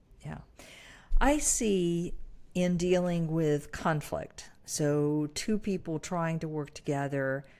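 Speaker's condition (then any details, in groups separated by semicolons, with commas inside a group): No condition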